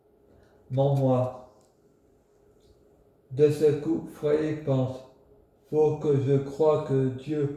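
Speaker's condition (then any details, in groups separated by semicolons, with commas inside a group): Multiple sclerosis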